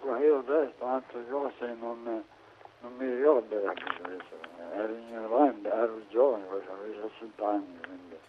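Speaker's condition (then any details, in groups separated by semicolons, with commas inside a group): Amyotrophic lateral sclerosis; Santa Maria Hospital of Terni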